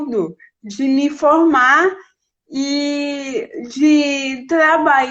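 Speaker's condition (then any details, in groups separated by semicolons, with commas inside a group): Cerebral palsy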